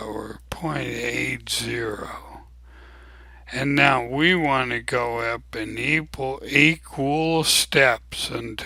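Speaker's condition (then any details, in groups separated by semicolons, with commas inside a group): ALS; abnormally slow voice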